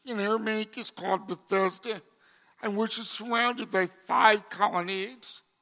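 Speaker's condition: Cerebral palsy; congenital

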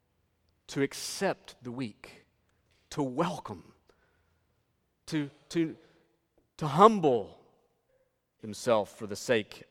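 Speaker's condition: No condition

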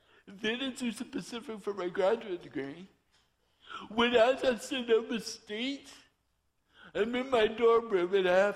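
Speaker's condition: Torsion dystonia; voice cannot be controlled

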